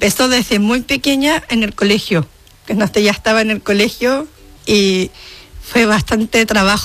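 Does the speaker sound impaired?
Yes: Down syndrome; genetic condition, from birth, 30 years old, mother prioritized leisure over therapy; described by host as speaking very well and clearly.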